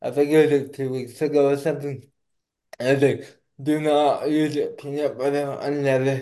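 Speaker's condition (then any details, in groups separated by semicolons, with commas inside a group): Cerebral palsy; diagnosed at two months old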